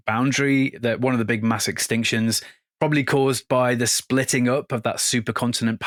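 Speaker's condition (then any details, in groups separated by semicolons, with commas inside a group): No condition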